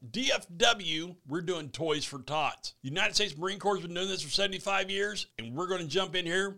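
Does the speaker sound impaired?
No.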